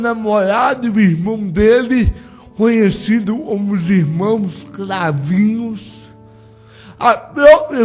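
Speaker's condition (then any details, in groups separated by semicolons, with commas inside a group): Cerebral palsy; no speech as child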